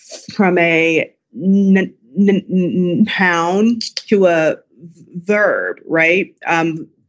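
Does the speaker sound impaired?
Yes: stutter; stutter since before public speaking, lifelong fear of talking to people; pronounced stutter audible during interview; at times takes a couple of seconds to say words; here repeated sounds, prolonged sounds.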